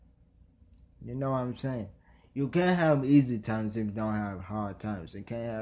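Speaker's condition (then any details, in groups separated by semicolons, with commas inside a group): Traumatic brain injury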